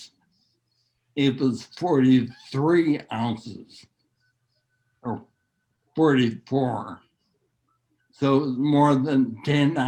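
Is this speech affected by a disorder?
Yes: neurological disease.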